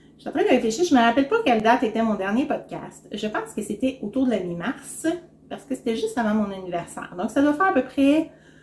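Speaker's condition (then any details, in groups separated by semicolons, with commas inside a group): No condition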